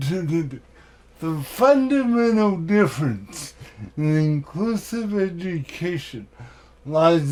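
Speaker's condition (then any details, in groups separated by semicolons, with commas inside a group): Cerebral palsy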